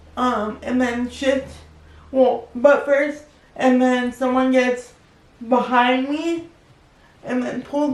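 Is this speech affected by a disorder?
Yes: cerebral palsy; wheelchair user.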